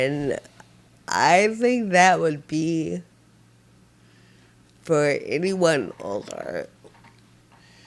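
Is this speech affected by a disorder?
Yes: Friedreich ataxia; progressive nerve damage.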